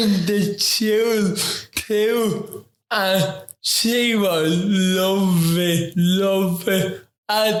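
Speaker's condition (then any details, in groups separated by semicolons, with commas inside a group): Ataxic cerebral palsy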